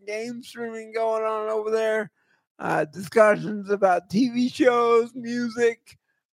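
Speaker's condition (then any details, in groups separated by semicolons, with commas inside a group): Cerebral palsy; voice always shot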